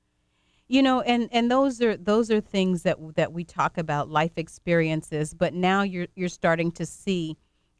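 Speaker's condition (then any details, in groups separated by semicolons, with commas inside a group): No condition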